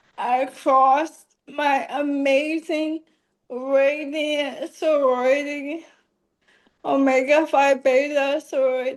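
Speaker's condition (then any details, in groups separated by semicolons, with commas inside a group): ALS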